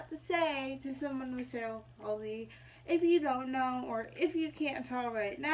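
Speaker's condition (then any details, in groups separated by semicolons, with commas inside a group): Mild cerebral palsy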